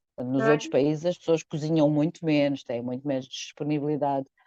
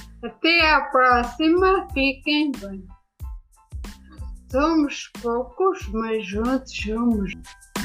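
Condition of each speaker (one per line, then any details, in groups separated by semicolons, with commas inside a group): No condition
Ataxia after brain injury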